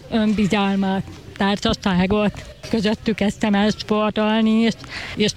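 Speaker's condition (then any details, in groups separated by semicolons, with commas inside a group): Deafness; acquired deafness, hearing lost at age 9, attended hearing school, joined deaf community at 20; signs and speaks in parallel with hearing sons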